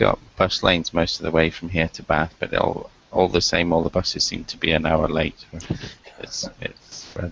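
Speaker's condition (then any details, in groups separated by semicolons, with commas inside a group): No condition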